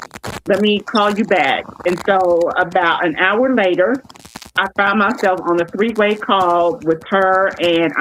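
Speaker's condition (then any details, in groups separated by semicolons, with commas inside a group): No condition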